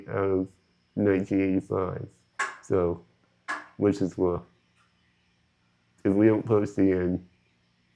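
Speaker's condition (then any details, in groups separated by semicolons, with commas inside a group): Spinal muscular atrophy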